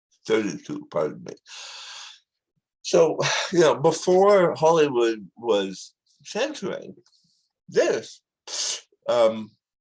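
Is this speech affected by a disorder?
Yes: tongue cancer surgery; tongue rebuilt with wrist graft.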